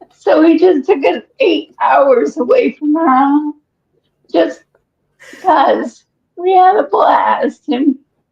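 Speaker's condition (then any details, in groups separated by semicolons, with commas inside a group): ALS; breathless after exertion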